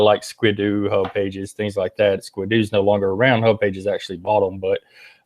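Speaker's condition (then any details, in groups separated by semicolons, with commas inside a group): No condition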